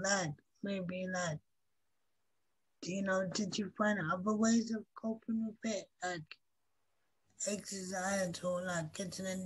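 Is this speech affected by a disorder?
Yes: cerebral palsy.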